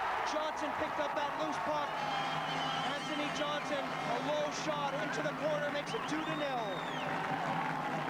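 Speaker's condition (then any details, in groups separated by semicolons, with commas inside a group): No condition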